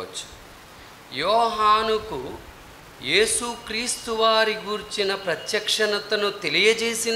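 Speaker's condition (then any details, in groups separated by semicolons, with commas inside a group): No condition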